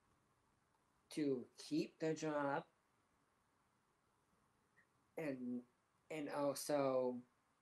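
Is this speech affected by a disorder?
Yes: Down syndrome; disability since childhood.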